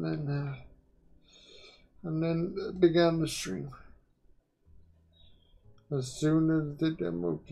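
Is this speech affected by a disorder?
Yes: quadriplegic cerebral palsy; uses one hand.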